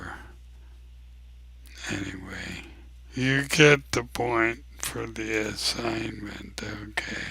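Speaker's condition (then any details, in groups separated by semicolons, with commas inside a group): ALS; abnormally slow voice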